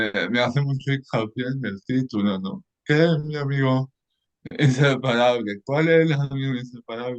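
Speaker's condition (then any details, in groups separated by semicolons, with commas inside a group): Cerebral palsy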